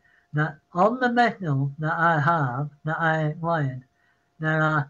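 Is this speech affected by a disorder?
Yes: Parkinson's; citing Parkinson's.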